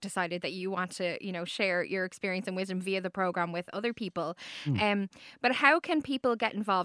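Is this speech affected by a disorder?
No.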